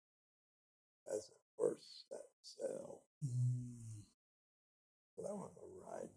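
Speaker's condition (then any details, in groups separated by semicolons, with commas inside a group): Speech impediment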